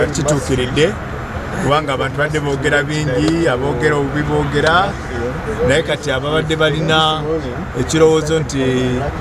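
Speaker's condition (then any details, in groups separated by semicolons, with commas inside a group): No condition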